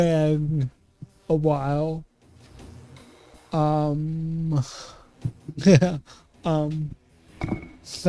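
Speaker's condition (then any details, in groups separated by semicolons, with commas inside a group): Cerebral palsy; affects voice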